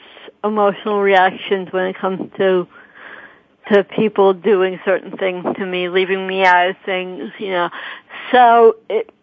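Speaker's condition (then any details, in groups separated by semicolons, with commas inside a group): Cerebral palsy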